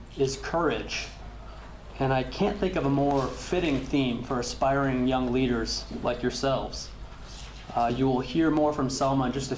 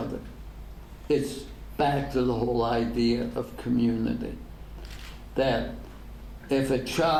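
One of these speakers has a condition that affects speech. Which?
The second: ALS; degenerative; diagnosed ten years ago.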